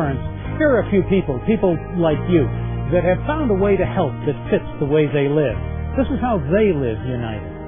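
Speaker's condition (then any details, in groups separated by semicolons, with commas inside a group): No condition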